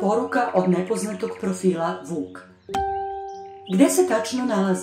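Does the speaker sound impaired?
No.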